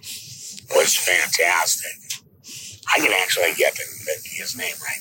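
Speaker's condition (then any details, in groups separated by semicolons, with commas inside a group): Laryngectomy; 6.5 days intensive care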